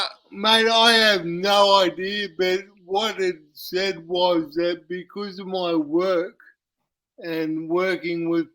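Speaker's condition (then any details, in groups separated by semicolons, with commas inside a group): Cerebral palsy; uses wheelchair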